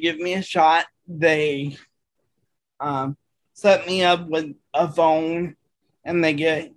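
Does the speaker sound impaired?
Yes: cerebral palsy; from birth, hands distorted, dexterity issues, types with one finger, needs 90-95% assistance from provider; age 33, uses adaptive voice dictation apps on phone and computer for typing.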